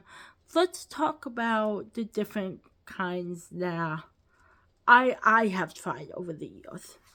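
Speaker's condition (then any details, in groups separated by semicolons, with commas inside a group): Cerebral palsy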